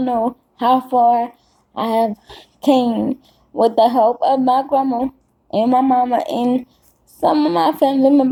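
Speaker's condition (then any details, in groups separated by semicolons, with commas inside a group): Cerebral palsy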